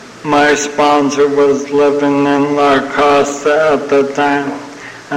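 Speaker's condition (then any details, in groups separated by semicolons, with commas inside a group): ALS (Lou Gehrig's disease); terminal, young onset, first sign abnormal walking; sounds like having had a couple of drinks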